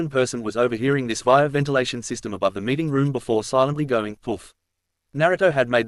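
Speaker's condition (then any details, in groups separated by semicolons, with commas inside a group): No condition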